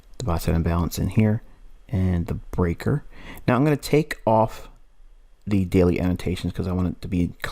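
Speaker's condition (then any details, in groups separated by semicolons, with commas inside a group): No condition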